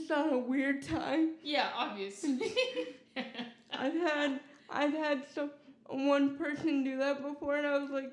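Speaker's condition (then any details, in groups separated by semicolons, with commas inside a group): Cerebral palsy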